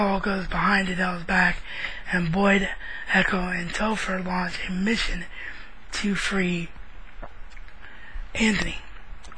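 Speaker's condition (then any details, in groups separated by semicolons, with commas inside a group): Cerebral palsy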